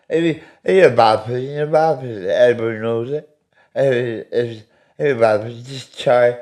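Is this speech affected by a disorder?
Yes: medication-induced speech impediment.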